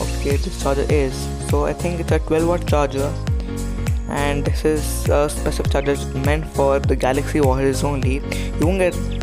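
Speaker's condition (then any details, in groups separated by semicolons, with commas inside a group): No condition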